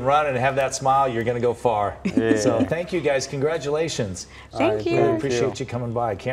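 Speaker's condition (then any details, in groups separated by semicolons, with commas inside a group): No condition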